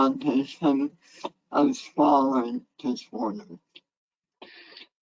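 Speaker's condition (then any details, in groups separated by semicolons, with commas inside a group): Head and neck cancer; left vagus nerve severed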